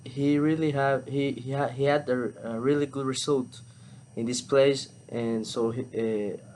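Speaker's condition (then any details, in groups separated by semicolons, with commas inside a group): No condition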